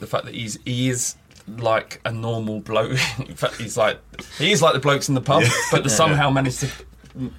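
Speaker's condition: No condition

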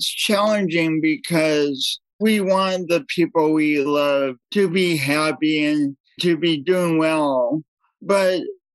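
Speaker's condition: Speech impediment from birth injury; listeners need cues to understand

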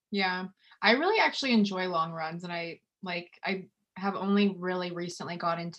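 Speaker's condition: No condition

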